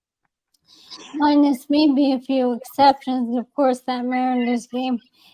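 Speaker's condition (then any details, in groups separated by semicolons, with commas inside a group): ALS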